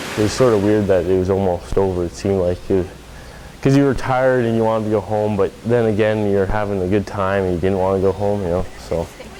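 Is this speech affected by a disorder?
No.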